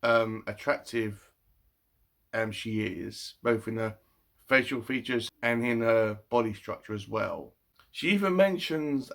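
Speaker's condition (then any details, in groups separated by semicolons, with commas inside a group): No condition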